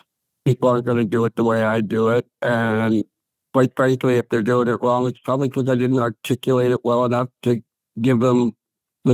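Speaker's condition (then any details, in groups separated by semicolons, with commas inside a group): ALS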